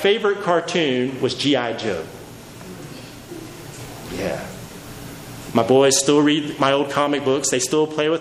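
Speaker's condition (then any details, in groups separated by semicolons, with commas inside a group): No condition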